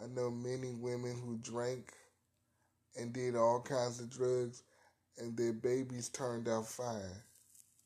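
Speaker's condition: Cerebral palsy, spastic quadriparesis

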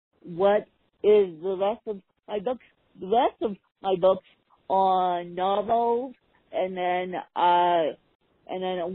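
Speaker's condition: Ataxic spastic cerebral palsy; physical disability

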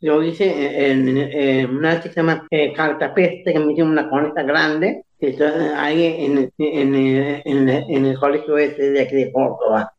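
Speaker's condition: Down syndrome; age 64

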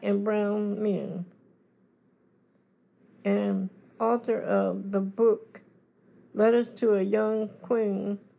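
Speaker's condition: Cerebral palsy; confined to wheelchair

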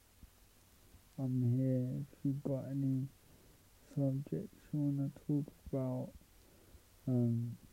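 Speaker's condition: Cerebral palsy; age 23

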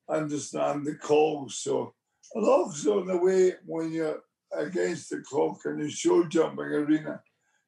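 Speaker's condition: Motor neurone disease; speech therapists offered

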